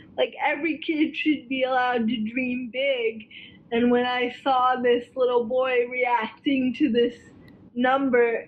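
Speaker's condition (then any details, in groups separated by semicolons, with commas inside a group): Cerebral palsy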